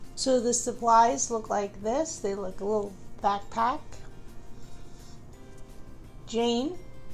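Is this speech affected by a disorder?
No.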